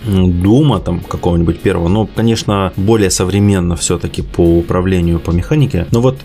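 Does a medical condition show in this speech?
No.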